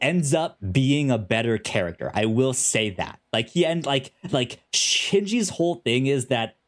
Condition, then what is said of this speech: Stuttering. There are some days where I just cannot speak